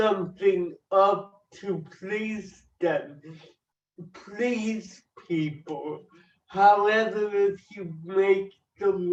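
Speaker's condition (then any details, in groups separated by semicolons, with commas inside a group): Cerebral palsy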